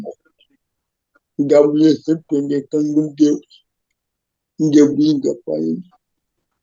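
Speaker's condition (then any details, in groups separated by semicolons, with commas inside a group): Cerebral palsy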